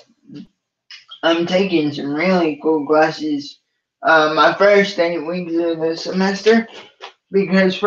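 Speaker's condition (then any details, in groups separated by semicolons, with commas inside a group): Cerebral palsy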